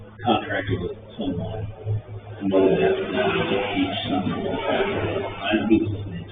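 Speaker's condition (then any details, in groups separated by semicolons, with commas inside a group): No condition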